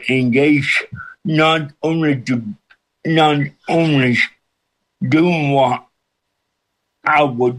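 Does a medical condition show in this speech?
Yes: cerebral palsy with speech impediment; speech impediment since birth, hard to understand at first, pastor John Hayes feared nobody could understand, listeners adjust within minutes.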